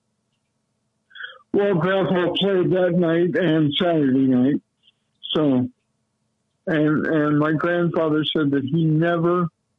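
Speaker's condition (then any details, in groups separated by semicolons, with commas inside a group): Cerebral palsy; lifelong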